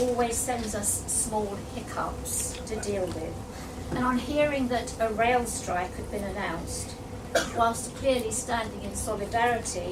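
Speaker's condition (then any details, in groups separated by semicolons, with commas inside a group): No condition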